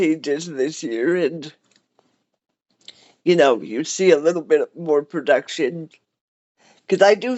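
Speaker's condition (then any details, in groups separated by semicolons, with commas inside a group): Cerebral palsy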